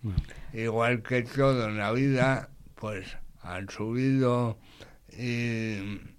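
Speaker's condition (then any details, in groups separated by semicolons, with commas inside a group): Condition akin to cerebral palsy, acquired after age three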